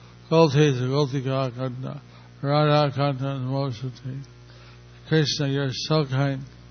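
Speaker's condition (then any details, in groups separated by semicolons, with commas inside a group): Stroke; stroke a little over a year ago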